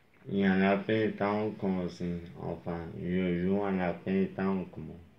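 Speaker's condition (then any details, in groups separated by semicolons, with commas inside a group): Traumatic brain injury; moped accident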